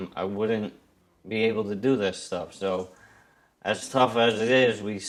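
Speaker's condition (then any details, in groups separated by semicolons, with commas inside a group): ALS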